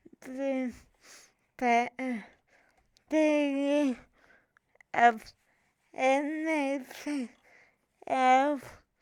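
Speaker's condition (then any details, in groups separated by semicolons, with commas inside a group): Cerebral palsy; from birth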